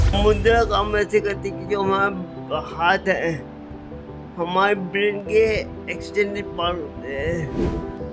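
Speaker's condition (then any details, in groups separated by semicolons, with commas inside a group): Cerebral palsy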